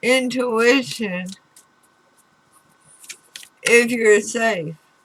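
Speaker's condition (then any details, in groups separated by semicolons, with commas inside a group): Throat cancer radiation damage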